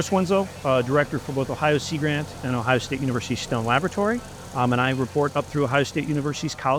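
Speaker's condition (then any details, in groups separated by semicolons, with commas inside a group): No condition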